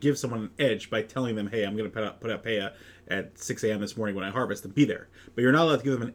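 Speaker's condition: No condition

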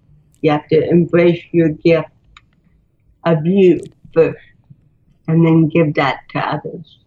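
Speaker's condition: Cerebral palsy; cannot move normally

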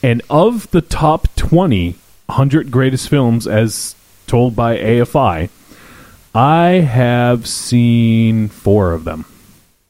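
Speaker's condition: No condition

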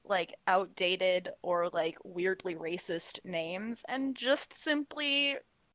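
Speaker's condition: No condition

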